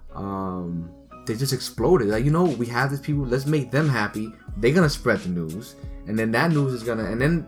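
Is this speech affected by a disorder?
No.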